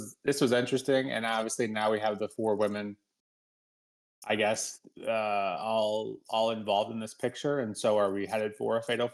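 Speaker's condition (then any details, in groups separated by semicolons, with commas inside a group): No condition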